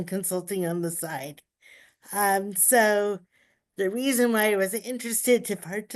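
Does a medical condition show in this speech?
Yes: cerebral palsy; uses power wheelchair.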